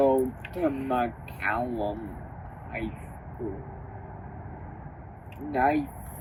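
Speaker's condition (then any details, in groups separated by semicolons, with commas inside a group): Cerebral palsy; uses service dog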